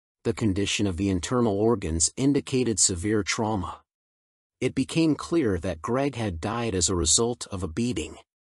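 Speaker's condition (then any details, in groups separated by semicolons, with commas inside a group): No condition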